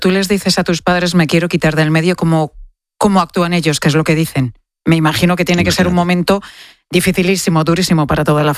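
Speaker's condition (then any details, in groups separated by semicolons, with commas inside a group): No condition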